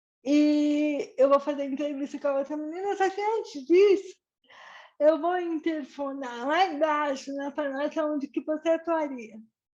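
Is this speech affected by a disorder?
Yes: cerebral palsy.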